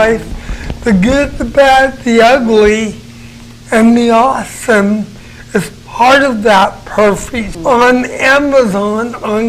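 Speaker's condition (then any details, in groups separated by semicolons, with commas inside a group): Cerebral palsy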